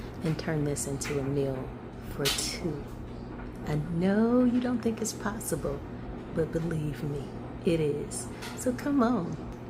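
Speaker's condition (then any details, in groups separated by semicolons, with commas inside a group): No condition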